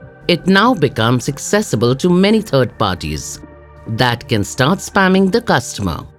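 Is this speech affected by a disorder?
No.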